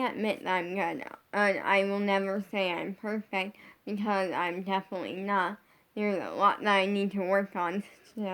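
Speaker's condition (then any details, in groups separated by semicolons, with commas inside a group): Brain injury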